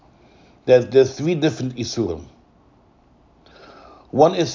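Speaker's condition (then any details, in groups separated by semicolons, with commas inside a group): No condition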